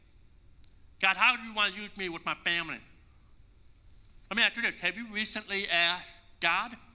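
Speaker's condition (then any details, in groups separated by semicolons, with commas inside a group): Deafness; congenital, 80% hearing loss since birth, relies on lip reading; masks over lips block understanding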